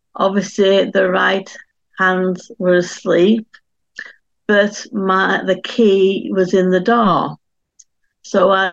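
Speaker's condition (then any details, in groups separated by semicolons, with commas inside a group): Aphasia after stroke; stroke with blood clot removed at LGI, coma for a day, right side weakness, wheelchair, stairlift; 7.5 years post stroke, speech therapy with Catherine, React computer therapy, reads a little, aphasia card; difficulty speaking and following conversations, reading and writing slow, early only single words, significant recovery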